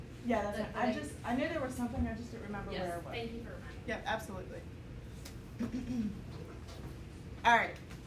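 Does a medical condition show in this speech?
No.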